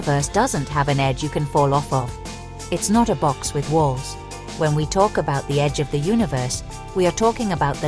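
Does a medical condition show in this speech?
No.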